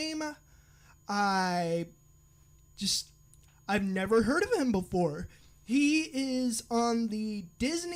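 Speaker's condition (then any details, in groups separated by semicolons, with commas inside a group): No condition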